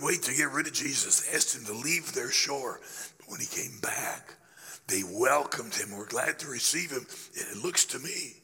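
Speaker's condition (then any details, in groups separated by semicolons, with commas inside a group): Laryngeal cancer after radiation; growth on voice box, treated with radiation and chemotherapy, voice box not removed; a little over a year since discovery, voice much better but not fully recovered; started preaching in a whisper, voice gaining strength, still affected, apologizes for listener discomfort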